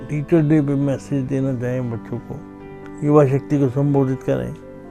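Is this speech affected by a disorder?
Yes: cerebral palsy.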